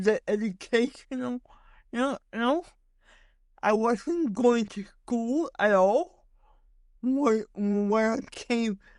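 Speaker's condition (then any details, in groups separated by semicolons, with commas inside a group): Cerebral palsy; muscle spasms, involuntary body movements; stutters heavily when talking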